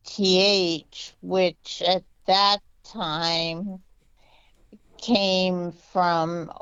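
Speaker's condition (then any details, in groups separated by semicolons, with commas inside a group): Multiple sclerosis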